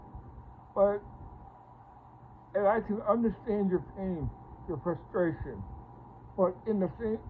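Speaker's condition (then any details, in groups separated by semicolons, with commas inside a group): Parkinson's; speech impediment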